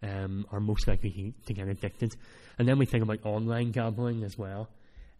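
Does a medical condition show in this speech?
Yes: cleft palate; speech not that clear at times.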